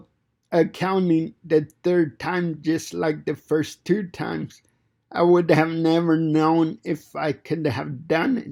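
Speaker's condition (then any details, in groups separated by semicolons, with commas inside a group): Cerebral palsy; fine motor impairment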